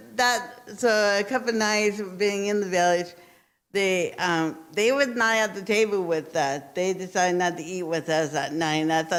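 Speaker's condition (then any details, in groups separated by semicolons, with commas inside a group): Cerebral palsy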